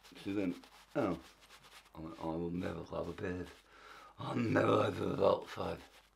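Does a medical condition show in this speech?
Yes: tongue cancer; half tongue removed.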